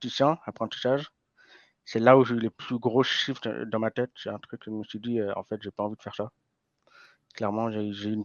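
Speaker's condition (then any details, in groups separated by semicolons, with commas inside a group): Hearing impairment from birth, congenital; degenerative hearing loss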